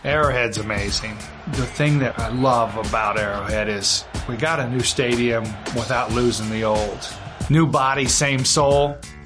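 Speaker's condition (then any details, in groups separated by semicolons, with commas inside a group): No condition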